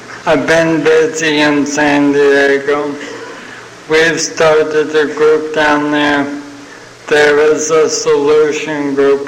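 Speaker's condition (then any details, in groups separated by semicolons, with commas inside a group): ALS (Lou Gehrig's disease); young onset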